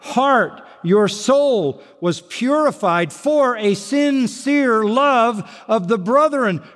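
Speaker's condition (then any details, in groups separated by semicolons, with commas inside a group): No condition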